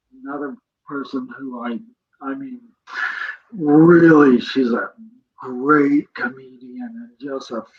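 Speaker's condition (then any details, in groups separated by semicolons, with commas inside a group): Cerebral palsy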